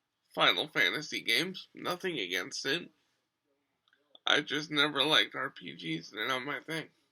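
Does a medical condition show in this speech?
Yes: cerebral palsy.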